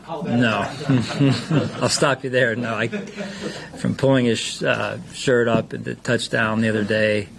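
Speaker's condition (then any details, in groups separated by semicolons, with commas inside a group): No condition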